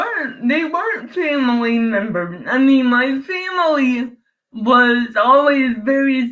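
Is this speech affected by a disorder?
Yes: cerebral palsy; from birth.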